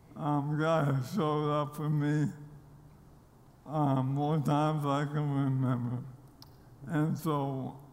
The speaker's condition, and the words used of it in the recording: ALS (motor neuron disease). Yet, I continue to lose things, such as my ability to speak clearly.